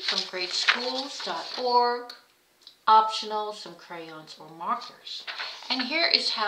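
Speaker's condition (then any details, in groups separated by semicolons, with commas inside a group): No condition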